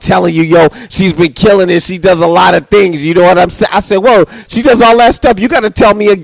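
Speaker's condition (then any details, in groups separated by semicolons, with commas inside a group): No condition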